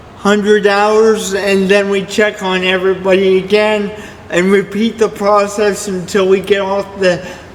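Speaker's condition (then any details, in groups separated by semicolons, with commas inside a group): Cerebral palsy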